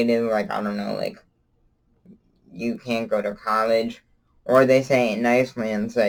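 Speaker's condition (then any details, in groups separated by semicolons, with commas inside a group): Cerebral palsy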